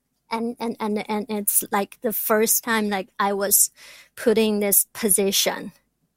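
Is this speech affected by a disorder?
Yes: stuttering; stuttering since childhood in a village in China, persistent, still stutters after therapy with Dr. Merson; out of stuttering closet, past speech therapy and stuttering support groups; concealed stuttering about 30 years, once could not get one word out presenting; here repeated sounds, repeated words.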